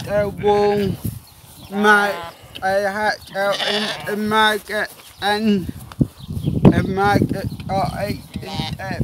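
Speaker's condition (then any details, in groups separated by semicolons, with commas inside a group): Cerebral palsy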